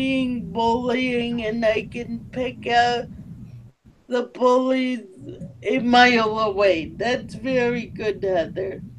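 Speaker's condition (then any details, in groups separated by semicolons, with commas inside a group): Cerebral palsy; able to speak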